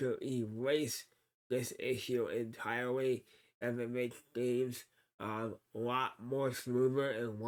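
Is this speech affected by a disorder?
Yes: cerebral palsy.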